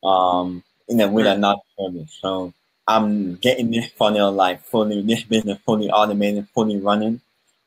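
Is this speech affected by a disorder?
Yes: cleft palate; congenital cleft palate, speech impediment since birth; speech impediment noticeable to listeners.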